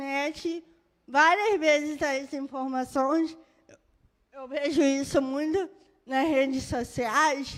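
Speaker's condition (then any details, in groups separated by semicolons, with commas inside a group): Cerebral palsy; birth brain injury; moderate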